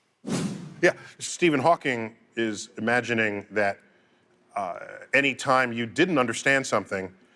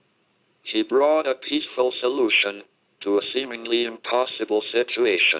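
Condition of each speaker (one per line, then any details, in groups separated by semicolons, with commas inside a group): No condition
Motor neurone disease (ALS); body hardly works, speech-generating device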